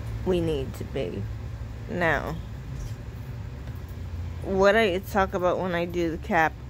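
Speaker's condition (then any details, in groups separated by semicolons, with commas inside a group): Cerebral palsy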